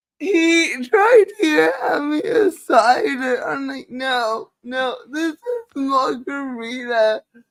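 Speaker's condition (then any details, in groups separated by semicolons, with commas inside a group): Cerebral palsy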